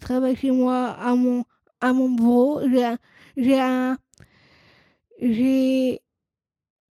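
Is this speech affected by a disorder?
Yes: Down syndrome, trisomy 21.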